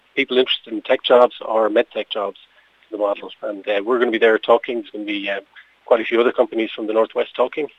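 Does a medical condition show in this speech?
No.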